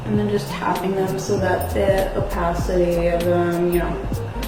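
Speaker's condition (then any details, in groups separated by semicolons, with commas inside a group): No condition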